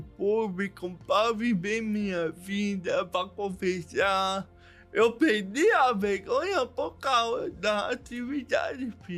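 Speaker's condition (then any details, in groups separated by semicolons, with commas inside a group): Cerebral palsy; diagnosed in childhood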